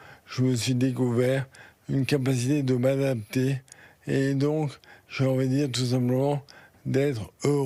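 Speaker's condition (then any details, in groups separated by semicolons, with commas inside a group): Charcot disease (ALS); lost use of legs, arms, hands, declining daily, 1-3 years expected; expects voice loss within days or weeks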